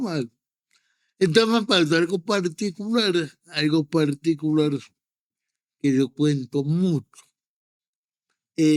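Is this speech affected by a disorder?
Yes: cerebral palsy.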